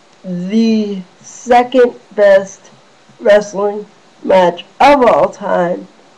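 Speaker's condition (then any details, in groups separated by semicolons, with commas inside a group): Cerebral palsy; lifelong, wheelchair user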